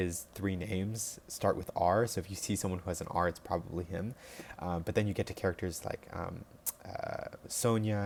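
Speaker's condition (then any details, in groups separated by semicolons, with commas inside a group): No condition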